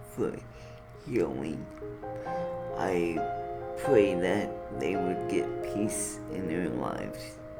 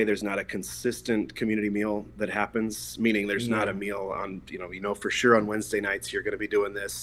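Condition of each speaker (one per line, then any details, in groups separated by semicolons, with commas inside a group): Cerebral palsy
No condition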